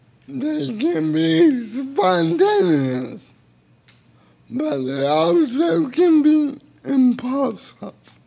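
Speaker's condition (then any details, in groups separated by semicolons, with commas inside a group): Cerebral palsy; a little difficult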